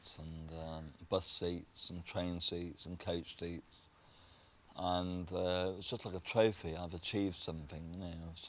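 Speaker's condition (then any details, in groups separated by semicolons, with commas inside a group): Cerebral palsy; bad wobble since childhood; diagnosed about five years ago; speech defect since childhood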